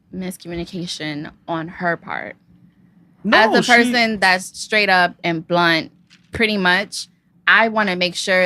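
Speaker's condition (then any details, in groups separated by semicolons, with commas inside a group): No condition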